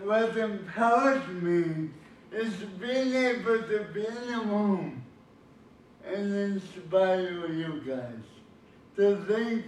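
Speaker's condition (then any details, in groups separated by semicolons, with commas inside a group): Cerebral palsy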